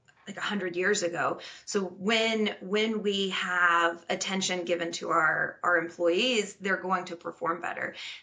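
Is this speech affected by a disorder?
No.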